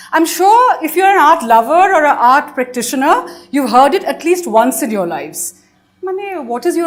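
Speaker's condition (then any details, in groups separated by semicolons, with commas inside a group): No condition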